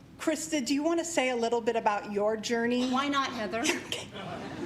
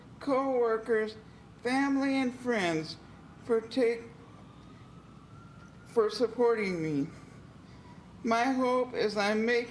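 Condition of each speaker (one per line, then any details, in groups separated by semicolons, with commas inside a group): No condition
Cerebral palsy; physical limitations; has worked on speaking skills, more confident speaking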